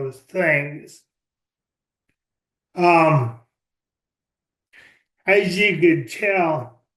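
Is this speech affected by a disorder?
Yes: ALS.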